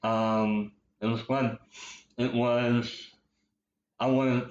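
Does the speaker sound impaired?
Yes: cleft lip and palate; with popliteal pterygium syndrome.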